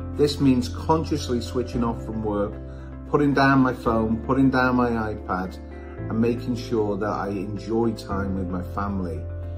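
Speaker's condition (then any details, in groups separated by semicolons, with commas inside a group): No condition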